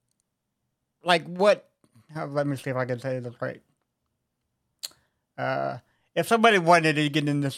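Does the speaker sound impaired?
Yes: cerebral palsy; very low baritone voice, found via SingStar phone app.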